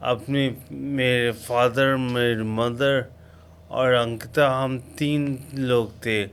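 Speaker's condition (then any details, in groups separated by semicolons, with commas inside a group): Coma after road accident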